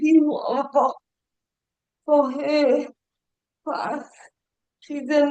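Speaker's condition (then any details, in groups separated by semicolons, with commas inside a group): Cerebral palsy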